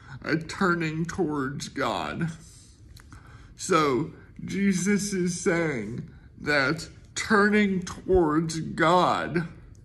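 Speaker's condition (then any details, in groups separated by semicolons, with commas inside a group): Cerebral palsy; speaks slower at times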